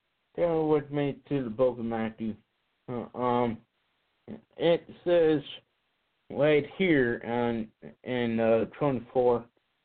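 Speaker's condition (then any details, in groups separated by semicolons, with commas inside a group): Cerebral palsy; visible to casting agents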